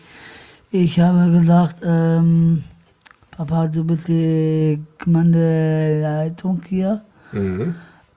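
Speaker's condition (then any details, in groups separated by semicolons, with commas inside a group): Down syndrome; adult, 26 years old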